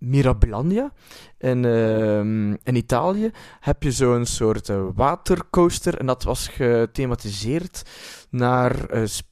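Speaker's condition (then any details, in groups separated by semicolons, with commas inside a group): No condition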